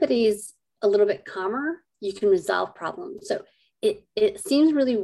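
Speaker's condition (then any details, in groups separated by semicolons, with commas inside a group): Cleft lip and palate; adult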